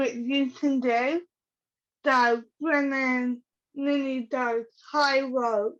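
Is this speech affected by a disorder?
Yes: cerebral palsy.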